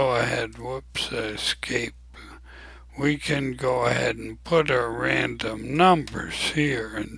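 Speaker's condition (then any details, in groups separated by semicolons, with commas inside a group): ALS; abnormally slow voice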